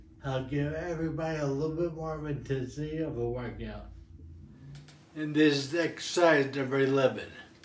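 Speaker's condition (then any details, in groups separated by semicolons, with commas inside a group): Friedreich's ataxia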